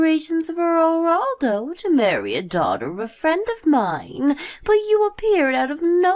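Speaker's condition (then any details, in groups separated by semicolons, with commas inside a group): No condition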